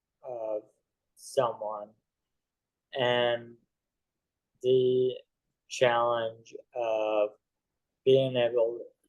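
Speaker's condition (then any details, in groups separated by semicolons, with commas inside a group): ALS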